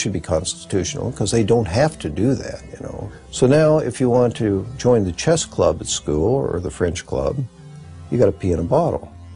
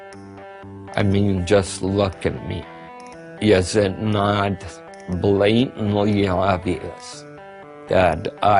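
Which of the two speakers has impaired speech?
The second: multiple sclerosis.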